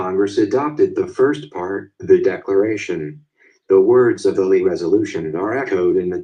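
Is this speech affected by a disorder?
No.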